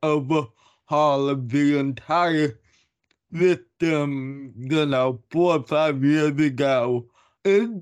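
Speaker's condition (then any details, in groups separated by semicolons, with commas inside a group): Cerebral palsy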